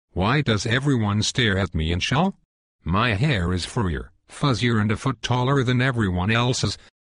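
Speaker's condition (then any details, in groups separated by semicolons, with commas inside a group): No condition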